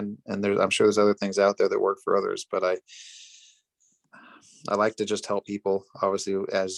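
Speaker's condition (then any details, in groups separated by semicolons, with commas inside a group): No condition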